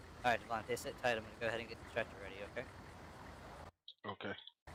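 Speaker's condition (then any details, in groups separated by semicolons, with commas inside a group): No condition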